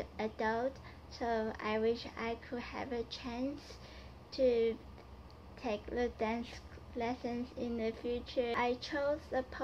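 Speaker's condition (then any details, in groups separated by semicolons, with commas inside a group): Cerebral palsy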